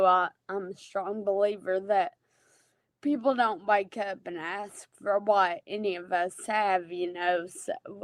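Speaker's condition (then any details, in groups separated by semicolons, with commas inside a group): Friedreich's ataxia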